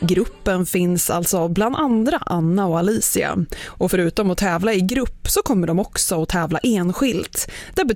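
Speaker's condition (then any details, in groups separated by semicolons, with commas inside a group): No condition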